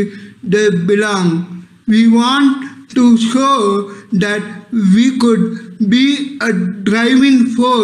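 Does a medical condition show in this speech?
Yes: cerebral palsy.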